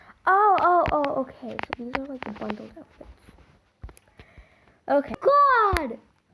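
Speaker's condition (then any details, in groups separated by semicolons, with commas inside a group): No condition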